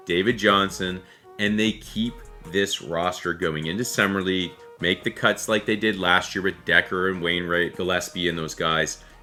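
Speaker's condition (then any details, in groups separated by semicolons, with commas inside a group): No condition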